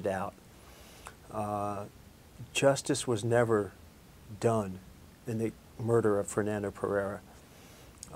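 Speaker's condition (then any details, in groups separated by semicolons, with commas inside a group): No condition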